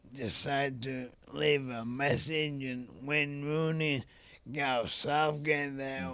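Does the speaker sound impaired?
Yes: ALS (motor neurone disease); young onset, speech affected first, voice worsened rapidly, nerve conduction testing; really early stages, recently diagnosed, borderline tests, on medication, in drug trials, seen by professor McDermott; speaking takes double energy, lags in banter, struggled saying solicitor, eating, drinking unaffected.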